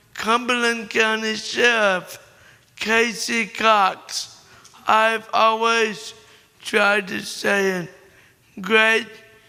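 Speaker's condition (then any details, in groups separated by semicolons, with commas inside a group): Cerebral palsy; born premature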